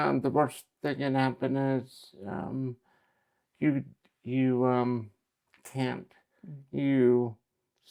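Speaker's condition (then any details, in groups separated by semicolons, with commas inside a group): Cerebral palsy; affects right side, right hand and leg; since birth; speech affected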